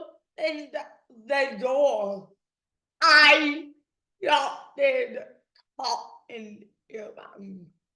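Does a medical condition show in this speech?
Yes: dystonia; voice emerged after therapy sessions, previously not talking.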